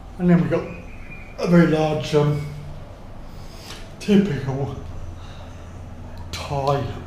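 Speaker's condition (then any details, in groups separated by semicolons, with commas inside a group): Cerebral palsy; back surgery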